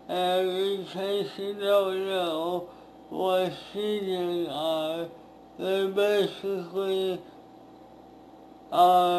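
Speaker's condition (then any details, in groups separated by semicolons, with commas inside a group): Speech impairment after birth surgery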